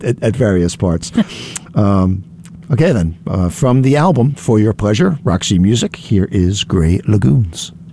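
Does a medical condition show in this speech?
No.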